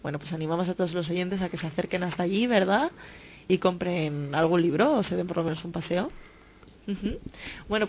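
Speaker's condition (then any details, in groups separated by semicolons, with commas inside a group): No condition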